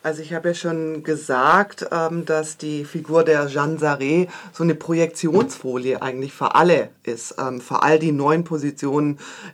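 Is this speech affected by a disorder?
No.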